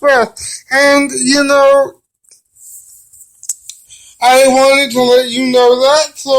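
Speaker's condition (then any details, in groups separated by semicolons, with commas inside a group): Cerebral palsy; brain damage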